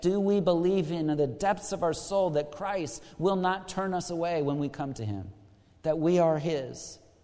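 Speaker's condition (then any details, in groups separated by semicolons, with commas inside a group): No condition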